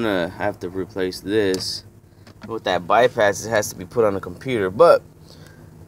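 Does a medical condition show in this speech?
No.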